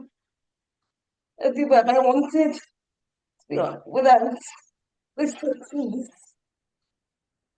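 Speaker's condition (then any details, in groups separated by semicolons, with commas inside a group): Cerebral palsy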